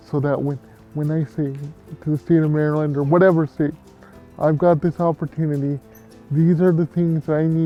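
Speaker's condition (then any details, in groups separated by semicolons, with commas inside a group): Cerebral palsy; from birth, full support getting up and showering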